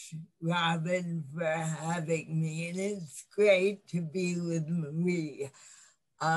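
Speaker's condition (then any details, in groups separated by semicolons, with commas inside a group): Cerebral palsy; lifelong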